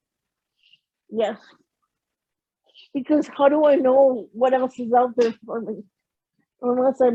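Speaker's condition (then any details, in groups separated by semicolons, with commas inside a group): Cerebral palsy; premature birth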